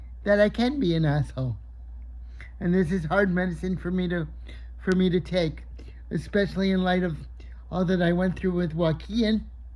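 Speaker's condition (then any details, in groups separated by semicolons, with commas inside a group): Cerebral palsy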